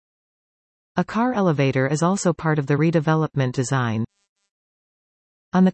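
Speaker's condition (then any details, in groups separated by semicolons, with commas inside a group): No condition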